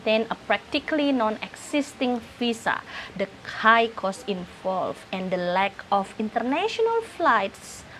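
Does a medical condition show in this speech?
No.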